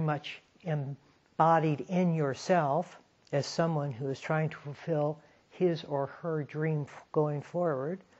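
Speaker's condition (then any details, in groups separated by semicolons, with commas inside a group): No condition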